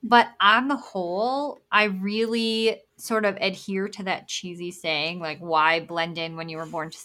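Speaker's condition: Bilateral cleft lip and palate; congenital

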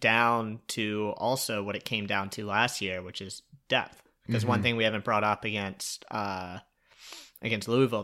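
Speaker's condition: No condition

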